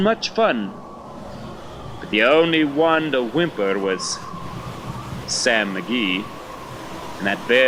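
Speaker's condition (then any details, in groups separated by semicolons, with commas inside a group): No condition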